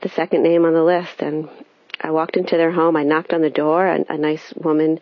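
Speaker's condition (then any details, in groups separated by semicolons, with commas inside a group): No condition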